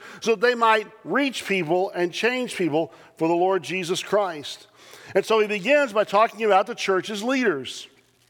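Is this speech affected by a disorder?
No.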